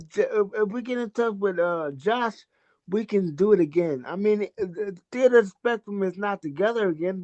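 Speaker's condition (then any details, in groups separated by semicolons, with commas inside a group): Cerebral palsy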